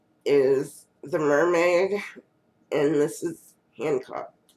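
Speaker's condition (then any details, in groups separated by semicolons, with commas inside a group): Cerebral palsy; first word not said quite right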